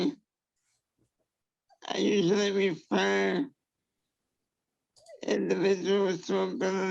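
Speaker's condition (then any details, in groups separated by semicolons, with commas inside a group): Traumatic brain injury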